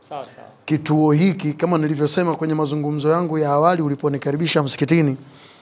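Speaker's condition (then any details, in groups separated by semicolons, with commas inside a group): No condition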